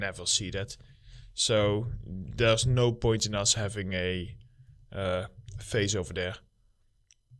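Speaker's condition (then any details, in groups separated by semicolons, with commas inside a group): No condition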